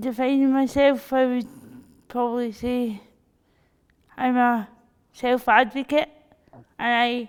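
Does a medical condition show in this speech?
Yes: cerebral palsy.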